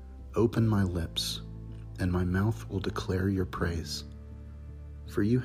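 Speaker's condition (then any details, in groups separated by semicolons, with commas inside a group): No condition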